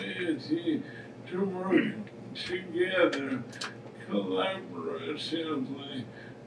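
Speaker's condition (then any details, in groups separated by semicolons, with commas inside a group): ALS; speech difficulty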